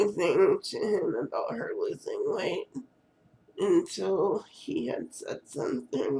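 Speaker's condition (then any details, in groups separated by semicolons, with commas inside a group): Cerebral palsy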